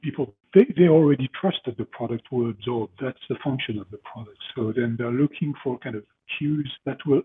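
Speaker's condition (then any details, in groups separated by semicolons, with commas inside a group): No condition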